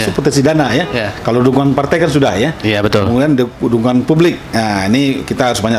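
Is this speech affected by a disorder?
No.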